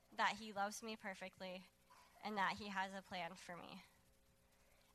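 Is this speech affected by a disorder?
Yes: cleft lip and palate.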